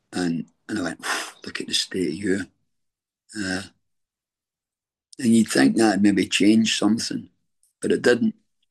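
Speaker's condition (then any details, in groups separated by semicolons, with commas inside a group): Throat cancer treatment effects, stage 4 throat cancer; chemo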